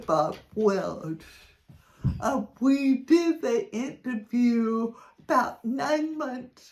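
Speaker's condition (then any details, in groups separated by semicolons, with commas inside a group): Cerebral palsy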